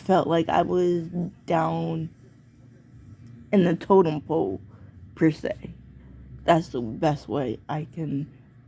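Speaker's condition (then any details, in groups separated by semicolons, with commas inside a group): Cerebral palsy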